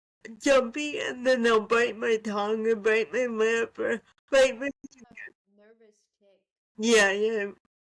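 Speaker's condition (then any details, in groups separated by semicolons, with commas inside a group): Cerebral palsy; spastic, ataxic features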